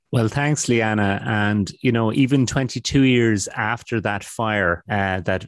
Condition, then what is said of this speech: None; typical speech.